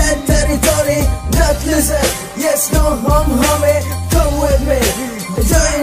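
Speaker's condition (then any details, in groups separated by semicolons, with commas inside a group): No condition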